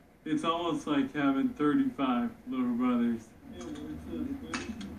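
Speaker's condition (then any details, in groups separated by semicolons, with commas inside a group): ALS; speaks via computer, feeding tube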